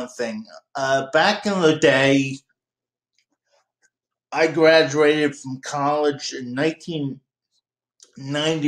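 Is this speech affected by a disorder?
Yes: cerebral palsy.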